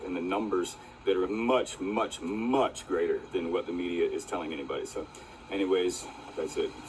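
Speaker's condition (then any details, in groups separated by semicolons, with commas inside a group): No condition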